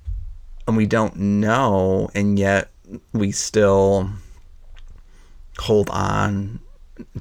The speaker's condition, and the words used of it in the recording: Stuttering. I am not perfect. And I stuttered in there too